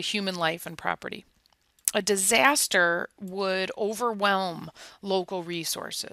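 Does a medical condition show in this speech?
No.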